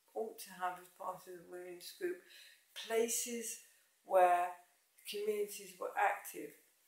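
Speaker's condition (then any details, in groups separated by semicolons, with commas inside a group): MND, mild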